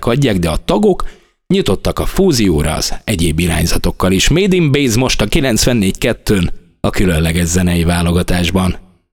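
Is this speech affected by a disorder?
No.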